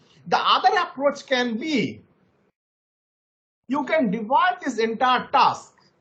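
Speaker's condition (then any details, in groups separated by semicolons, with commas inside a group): No condition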